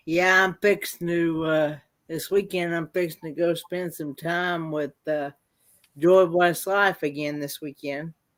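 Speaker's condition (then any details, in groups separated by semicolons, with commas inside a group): Cerebral palsy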